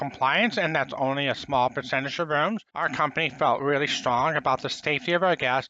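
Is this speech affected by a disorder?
Yes: profound hearing loss; congenital profound hearing loss, about 80% in one ear, 90% in other, late detection; late language development, learned to talk.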